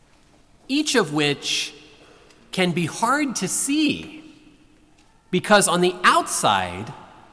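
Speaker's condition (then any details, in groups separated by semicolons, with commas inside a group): No condition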